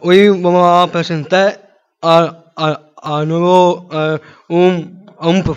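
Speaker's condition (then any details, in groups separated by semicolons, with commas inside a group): Down syndrome; congenital, extra copy of chromosome 21, variable intellectual disability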